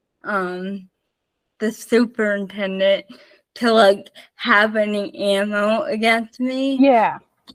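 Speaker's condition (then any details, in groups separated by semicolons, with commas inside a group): Spastic cerebral palsy, mixed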